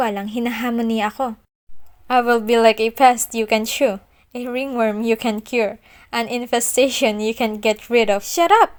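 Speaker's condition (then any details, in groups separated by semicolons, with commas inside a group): No condition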